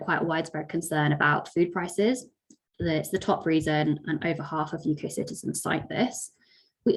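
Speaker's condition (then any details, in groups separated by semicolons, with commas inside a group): No condition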